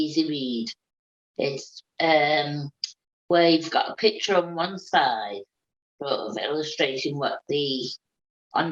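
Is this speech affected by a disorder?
Yes: cerebral palsy; birth oxygen deprivation, from birth; some movement issues.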